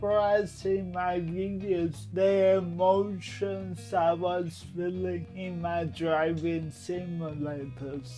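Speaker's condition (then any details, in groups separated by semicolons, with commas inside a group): Cerebral palsy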